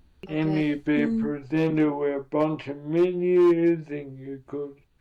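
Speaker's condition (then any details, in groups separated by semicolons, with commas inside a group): Cerebral palsy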